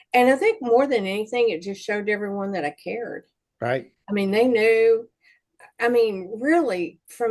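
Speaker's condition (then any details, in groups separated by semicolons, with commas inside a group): No condition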